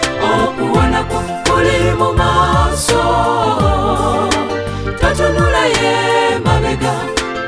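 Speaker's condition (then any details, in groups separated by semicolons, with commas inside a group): No condition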